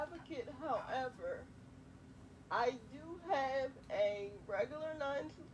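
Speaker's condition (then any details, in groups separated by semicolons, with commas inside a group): Quadriplegic cerebral palsy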